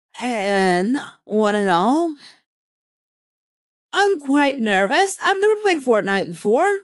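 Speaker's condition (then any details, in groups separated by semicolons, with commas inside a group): No condition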